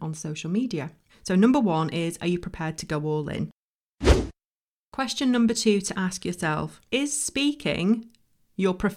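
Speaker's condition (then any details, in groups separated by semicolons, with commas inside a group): No condition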